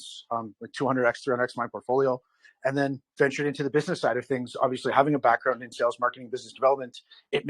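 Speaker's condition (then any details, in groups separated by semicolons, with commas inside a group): No condition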